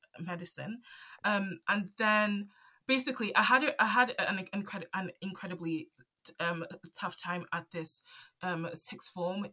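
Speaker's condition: Stutter; onset around age 5 after move from Zambia to UK, none before per parents, cause unknown; adult, ongoing stutter; stutters here and there, stutter affects talking, often stays quiet to avoid stuttering; repeated sounds

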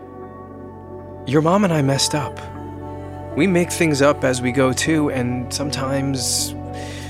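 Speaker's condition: No condition

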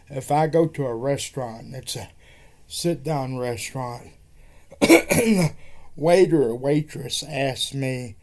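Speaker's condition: Cerebral palsy; wheelchair user

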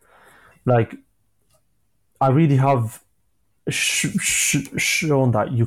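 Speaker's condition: Stammering; stammer since childhood, early NHS speech and language therapy in group with others who stammer, told could never speak fluently; not a fluent speaker, openly admits stammer; repeated sounds, prolonged sounds

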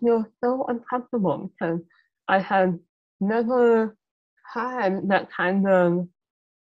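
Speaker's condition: Muscular dystrophy; spontaneous mutation, not inherited, present from birth, power wheelchair user, hard of hearing, needs captions; mild speech impairment

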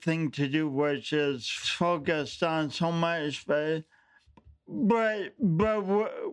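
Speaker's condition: Speech impediment; speaks publicly

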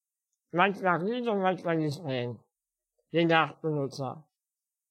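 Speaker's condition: Spinal muscular atrophy; spinal muscular atrophy since birth, uses wheelchair

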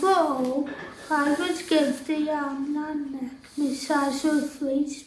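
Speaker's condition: Tracheostomy and ventilator dependent

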